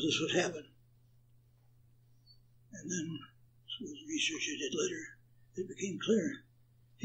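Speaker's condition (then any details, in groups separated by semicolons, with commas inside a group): Parkinson's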